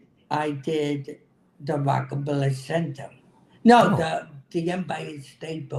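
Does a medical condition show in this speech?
Yes: cerebral palsy.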